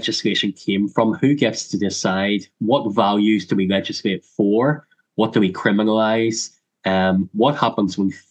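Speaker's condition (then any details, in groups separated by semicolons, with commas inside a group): Cleft lip and palate; congenital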